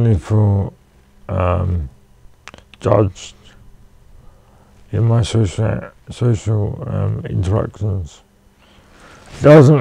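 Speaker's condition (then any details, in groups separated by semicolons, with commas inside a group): Cerebral palsy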